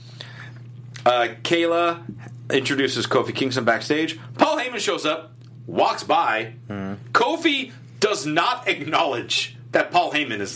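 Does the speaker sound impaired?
No.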